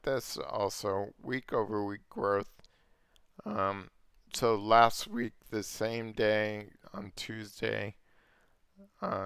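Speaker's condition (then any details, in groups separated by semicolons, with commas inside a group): Multiple sclerosis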